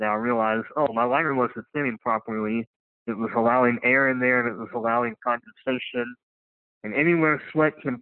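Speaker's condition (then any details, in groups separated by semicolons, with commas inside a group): Cleft lip and palate; speech impediment, harder for new people to understand at first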